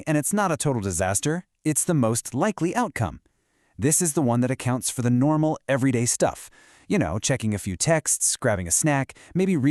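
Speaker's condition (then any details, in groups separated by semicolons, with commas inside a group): No condition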